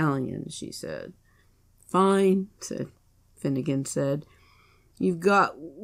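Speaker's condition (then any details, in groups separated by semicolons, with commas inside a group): No condition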